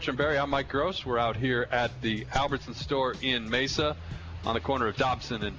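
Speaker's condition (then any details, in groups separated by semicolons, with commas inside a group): No condition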